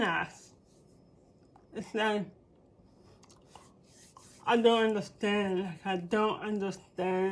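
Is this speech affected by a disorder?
Yes: cerebral palsy.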